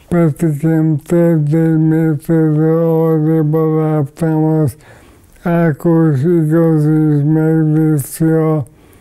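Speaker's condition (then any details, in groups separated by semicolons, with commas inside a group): ALS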